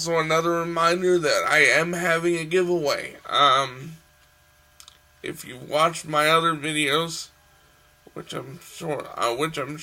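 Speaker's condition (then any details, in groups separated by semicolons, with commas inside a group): Cerebral palsy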